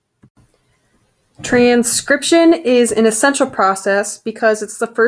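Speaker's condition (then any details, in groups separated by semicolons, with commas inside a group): No condition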